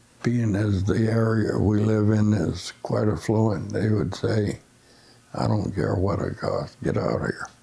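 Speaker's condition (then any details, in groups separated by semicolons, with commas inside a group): Essential tremor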